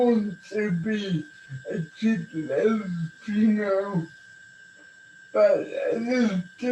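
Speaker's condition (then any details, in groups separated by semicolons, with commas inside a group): Cerebral palsy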